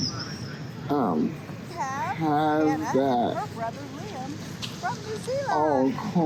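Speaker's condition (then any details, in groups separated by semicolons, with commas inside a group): Cerebral palsy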